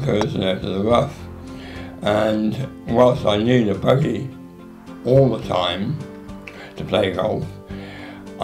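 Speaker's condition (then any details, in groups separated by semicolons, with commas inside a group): Radiotherapy spinal injury; radiotherapy overdose to spine, left side near paralysis; about 13 years since injury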